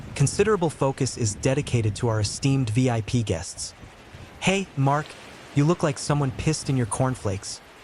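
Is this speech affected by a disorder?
No.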